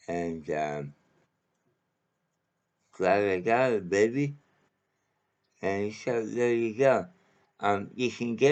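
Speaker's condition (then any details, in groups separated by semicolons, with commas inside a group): Mouth cancer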